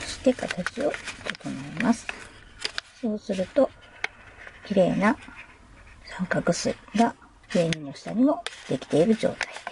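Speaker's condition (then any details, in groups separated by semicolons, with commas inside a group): No condition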